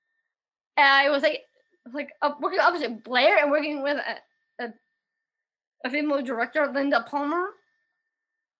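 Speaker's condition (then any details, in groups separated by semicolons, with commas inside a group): Down syndrome; developmental disability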